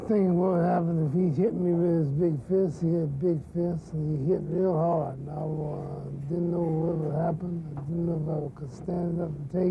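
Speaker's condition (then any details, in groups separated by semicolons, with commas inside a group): Parkinson's syndrome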